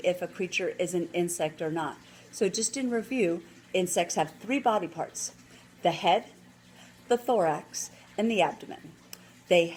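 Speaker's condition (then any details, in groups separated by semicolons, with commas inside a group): No condition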